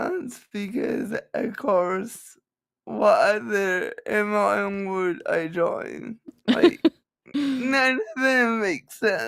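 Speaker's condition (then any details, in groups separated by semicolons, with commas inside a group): Cerebral palsy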